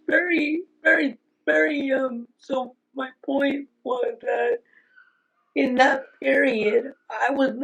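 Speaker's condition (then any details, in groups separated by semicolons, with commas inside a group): Aicardi-goutieres syndrome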